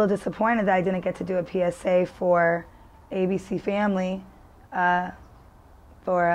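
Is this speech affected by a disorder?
No.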